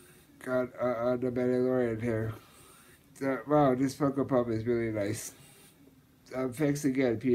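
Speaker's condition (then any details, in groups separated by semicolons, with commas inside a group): Muscular dystrophy, Duchenne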